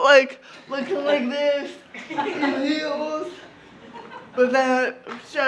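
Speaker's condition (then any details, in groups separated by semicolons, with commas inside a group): Cerebral palsy; atypical voice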